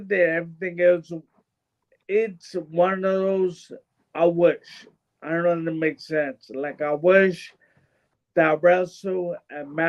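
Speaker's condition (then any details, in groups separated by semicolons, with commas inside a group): Brain bruising; speech bad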